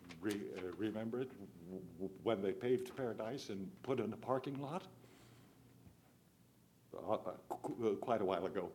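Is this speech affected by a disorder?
Yes: stuttering; stutter since age 5, now aged 74, about 69 years; stutters while speaking at county council meeting, asks listeners' forgiveness; here repeated sounds.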